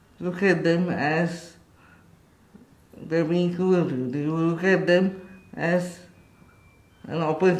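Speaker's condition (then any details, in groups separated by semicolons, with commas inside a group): Cerebral palsy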